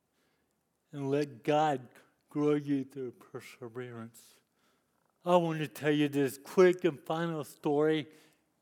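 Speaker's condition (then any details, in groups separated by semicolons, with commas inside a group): Cerebral palsy; lifelong disability since youth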